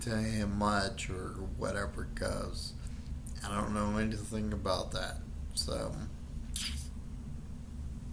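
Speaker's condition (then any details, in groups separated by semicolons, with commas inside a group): Friedreich's ataxia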